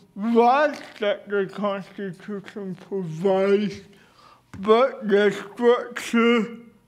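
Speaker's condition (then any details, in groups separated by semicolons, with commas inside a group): Cerebral palsy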